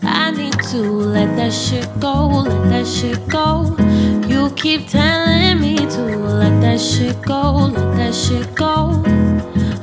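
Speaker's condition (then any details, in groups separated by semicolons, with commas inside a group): No condition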